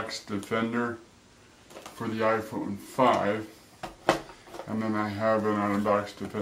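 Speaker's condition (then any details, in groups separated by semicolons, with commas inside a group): Cerebral palsy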